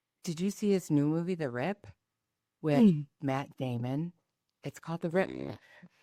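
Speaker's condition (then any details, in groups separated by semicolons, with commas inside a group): No condition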